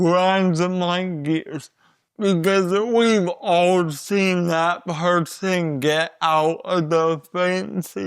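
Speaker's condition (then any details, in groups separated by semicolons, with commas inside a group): Cerebral palsy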